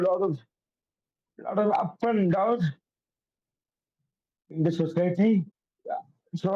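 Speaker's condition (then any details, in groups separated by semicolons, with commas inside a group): Cerebral palsy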